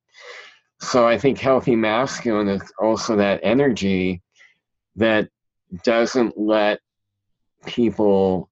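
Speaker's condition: Cleft palate; present since childhood

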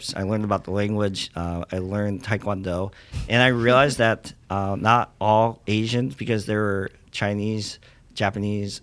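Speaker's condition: Cleft lip and palate; congenital

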